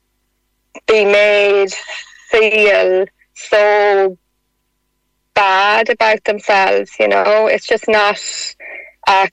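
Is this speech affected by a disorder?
Yes: stutter; stutter since about age 3, childhood speech therapy without benefit, adult speech program, costa breathing helped; about 34 years since onset, stutter accepted, no current therapy or techniques; affected from teenage years, worsened over years, struggles to get words out, stutters on phone; here prolonged sounds, blocks.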